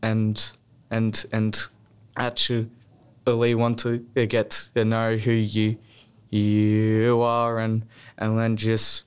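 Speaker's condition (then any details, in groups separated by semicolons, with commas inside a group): Stutter; smooth speech at Box Hill Clinic 2 years from 14-15; repeated words, prolonged sounds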